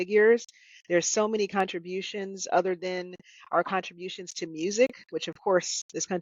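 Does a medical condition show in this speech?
No.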